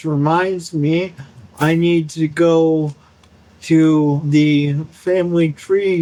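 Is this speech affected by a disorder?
Yes: cerebral palsy; only one hand usable.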